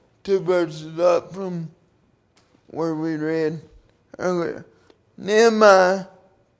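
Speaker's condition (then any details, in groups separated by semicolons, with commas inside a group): Cerebral palsy; 37 years since onset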